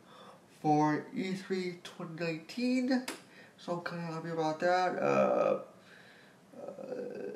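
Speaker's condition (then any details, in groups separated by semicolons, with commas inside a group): Spastic quadriplegic cerebral palsy; all four limbs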